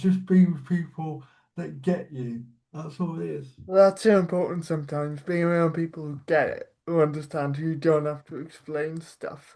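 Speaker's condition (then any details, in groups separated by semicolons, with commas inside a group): Cerebral palsy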